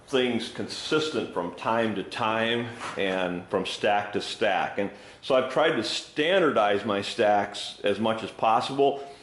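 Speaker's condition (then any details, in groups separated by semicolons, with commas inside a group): No condition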